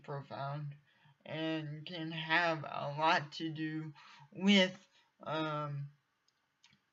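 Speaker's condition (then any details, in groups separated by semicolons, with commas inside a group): Cerebral palsy; from birth, uses wheelchair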